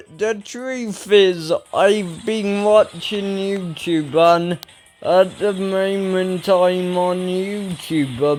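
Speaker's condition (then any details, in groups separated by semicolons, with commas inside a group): Ataxia; speech recently worse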